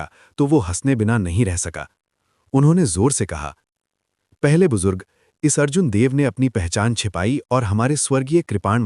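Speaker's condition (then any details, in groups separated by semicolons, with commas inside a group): No condition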